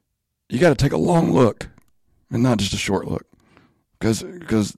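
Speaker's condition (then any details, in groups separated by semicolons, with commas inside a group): Spasmodic dysphonia; voice issue, asks listeners to excuse voice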